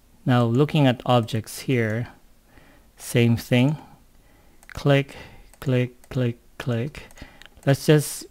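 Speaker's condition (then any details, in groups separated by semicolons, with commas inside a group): No condition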